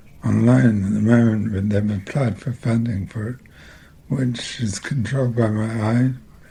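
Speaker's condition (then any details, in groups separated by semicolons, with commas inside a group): Multiple system atrophy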